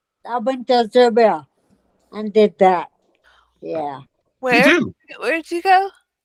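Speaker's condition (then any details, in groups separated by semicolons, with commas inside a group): Multiple system atrophy; parkinsonian type, cerebellar involvement; onset two years ago, balance problems, stem cell treatment; speech changes among early symptoms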